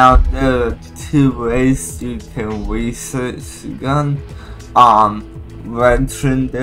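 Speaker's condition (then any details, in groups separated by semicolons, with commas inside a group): Cerebral palsy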